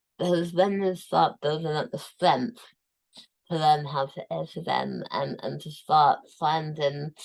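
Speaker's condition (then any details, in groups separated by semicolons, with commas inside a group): Tongue cancer, tongue removed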